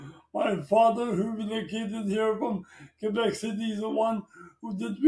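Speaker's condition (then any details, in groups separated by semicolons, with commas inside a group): Traumatic brain injury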